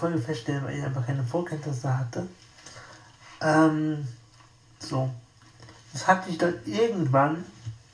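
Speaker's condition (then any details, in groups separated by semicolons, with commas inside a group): Spastic tetraparesis; wheelchair user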